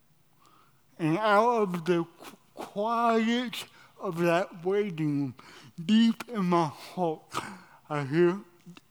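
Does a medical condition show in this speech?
Yes: cerebral palsy.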